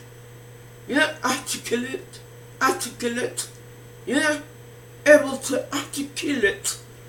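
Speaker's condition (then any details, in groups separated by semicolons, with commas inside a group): Facial palsy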